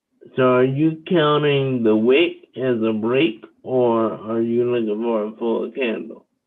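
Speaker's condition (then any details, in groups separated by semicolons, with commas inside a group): Cerebral palsy; wheelchair user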